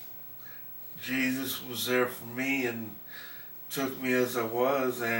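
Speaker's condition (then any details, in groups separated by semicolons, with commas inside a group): Brain injury; accident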